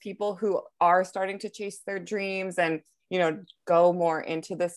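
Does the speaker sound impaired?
No.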